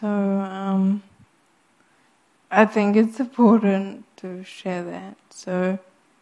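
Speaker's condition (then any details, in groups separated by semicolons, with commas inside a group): Friedreich's ataxia; cannot speak if quiet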